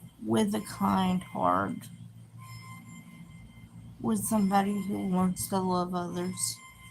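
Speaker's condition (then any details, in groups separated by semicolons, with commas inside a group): Cerebral palsy; head often turned sideways; recovering from femur surgery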